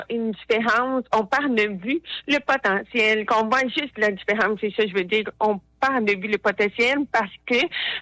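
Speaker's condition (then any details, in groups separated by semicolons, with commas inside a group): Hard of hearing; not very visible, daily obstacles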